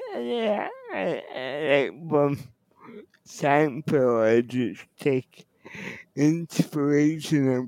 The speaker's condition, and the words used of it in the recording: Cerebral palsy. So I think they understanding me, and then I would get a comment back, well, we noticed that not everyone laughs.